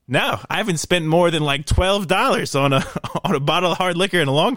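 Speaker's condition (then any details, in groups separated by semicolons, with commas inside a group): No condition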